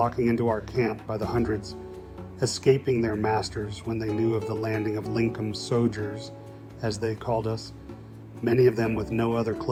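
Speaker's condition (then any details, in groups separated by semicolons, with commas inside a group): No condition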